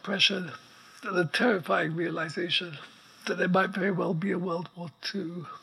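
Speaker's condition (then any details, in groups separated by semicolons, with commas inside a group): ALS; progressive neuromuscular illness, paralyzed from neck down, effectively quadriplegic; breathes with respirator apparatus, diagnosed about two years earlier, writes through dictation; voice still working perfectly well, breathing apparatus audible in background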